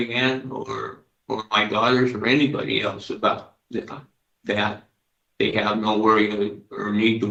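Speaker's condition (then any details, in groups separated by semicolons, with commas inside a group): Parkinson's disease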